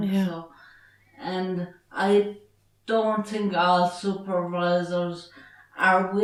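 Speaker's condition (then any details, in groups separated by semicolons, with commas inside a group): Traumatic brain injury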